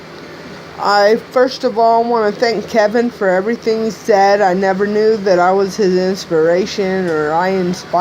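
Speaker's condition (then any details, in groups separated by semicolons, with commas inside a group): Cerebral palsy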